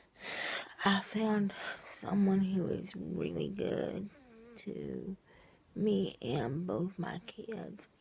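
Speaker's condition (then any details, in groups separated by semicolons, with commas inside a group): Cerebral palsy, triplegia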